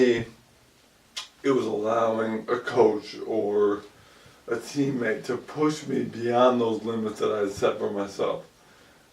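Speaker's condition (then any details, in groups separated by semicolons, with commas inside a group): ALS; about 2 years since onset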